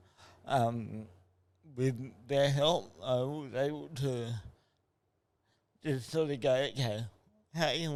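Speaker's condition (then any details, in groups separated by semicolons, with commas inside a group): Cerebral palsy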